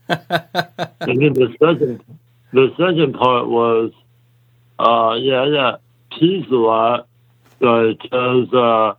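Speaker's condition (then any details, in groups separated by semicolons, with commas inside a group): Muscular dystrophy; congenital, extremely rare type, exact type unknown, myotubular myopathy ruled out about 4 years ago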